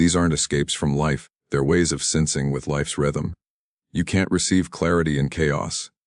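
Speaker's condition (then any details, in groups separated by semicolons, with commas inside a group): No condition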